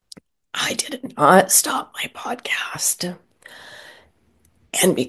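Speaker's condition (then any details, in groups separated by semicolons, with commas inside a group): Spasmodic dysphonia; LA support group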